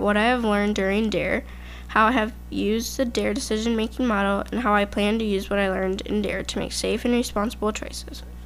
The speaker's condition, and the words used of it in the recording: No condition.